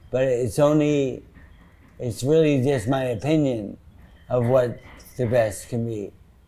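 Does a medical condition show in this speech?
Yes: Parkinson's disease; sometimes.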